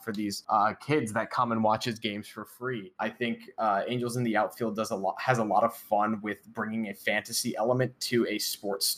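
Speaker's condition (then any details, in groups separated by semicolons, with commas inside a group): No condition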